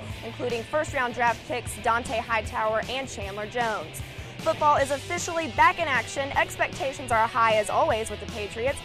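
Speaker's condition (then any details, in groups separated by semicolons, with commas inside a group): No condition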